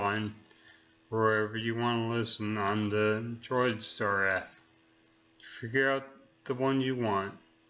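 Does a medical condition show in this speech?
Yes: neurological disease.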